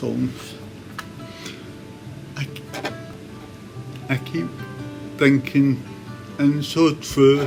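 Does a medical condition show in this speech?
Yes: cerebral palsy; complex operation for condition.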